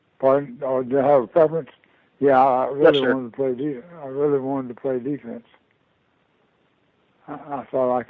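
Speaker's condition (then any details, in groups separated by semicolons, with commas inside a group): Parkinson's disease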